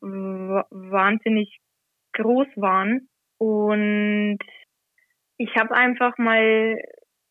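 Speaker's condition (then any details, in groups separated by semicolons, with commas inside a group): Stuttering; covert stuttering, noticed around age 10, hidden until age 21; reading aloud not stutter-free, anticipates problem words, once hid by word switching and fillers, avoided t-words at school; prolonged sounds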